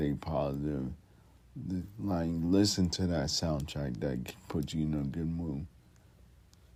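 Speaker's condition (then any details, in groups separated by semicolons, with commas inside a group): Multiple sclerosis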